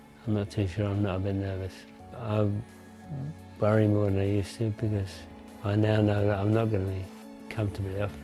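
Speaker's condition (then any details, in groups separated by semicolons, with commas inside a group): Parkinson's disease; over 20 years since onset; weak voice, unclear diction, choking, incomplete swallow closure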